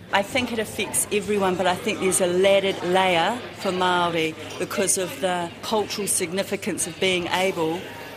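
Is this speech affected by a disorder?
No.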